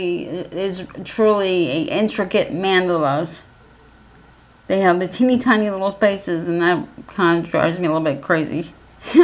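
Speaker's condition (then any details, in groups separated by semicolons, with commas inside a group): Cerebral palsy; physical handicap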